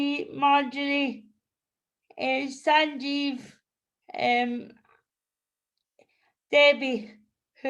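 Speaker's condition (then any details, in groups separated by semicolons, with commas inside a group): Cerebral palsy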